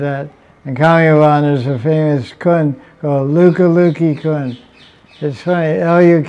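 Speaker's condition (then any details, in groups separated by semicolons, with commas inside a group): Deafness; finds sound way too loud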